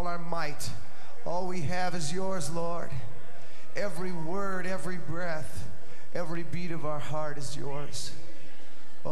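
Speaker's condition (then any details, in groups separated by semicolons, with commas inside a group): No condition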